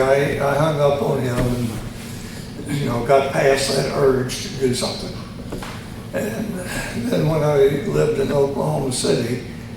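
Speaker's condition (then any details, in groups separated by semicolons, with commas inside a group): Tongue cancer surgery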